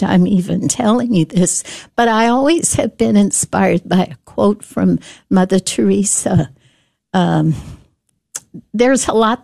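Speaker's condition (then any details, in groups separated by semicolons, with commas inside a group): Spasmodic dysphonia; voice problem, speech gets out of whack, still able to speak if careful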